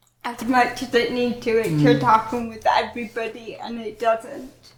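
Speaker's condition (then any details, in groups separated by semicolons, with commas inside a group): Cerebral palsy; talks differently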